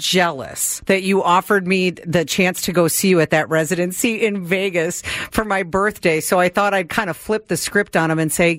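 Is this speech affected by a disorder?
No.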